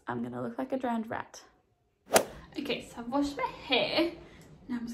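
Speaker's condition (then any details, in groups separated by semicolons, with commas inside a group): No condition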